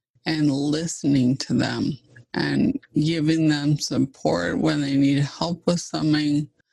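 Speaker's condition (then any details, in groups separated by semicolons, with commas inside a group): ALS (Lou Gehrig's disease)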